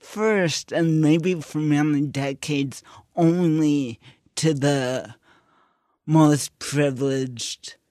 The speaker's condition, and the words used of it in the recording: Cerebral palsy. I have no idea who I'd be without my tremoring, intense muscles, slurring tongue.